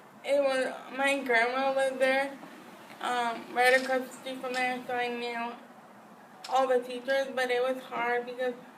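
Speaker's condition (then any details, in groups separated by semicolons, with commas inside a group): Cerebral palsy; spastic quadriplegic, wheelchair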